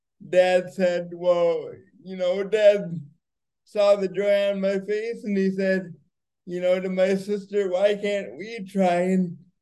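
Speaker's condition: Cerebral palsy; wheelchair user

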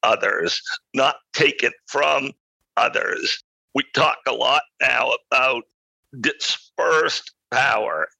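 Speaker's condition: Spasmodic dysphonia; can do interviews

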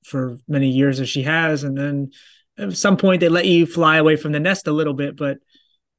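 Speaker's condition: No condition

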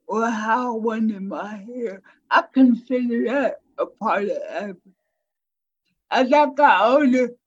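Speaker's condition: Cerebral palsy; from birth; speech impairment, voice sounds different, strangers wrongly assume cognitive disability on hearing voice

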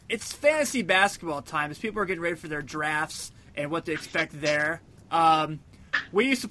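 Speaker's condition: No condition

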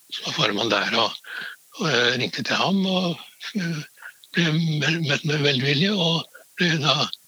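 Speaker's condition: Parkinson's disease; diagnosed around age 65

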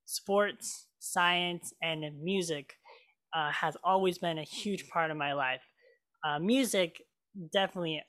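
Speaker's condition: Cleft lip and palate; lip scar remains

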